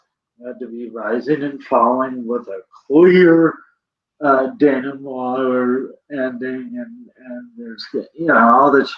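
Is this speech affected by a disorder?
Yes: cerebral palsy; present from birth.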